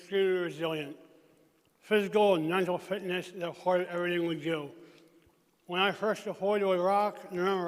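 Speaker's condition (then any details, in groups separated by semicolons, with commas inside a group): Traumatic brain injury; emergency tracheotomy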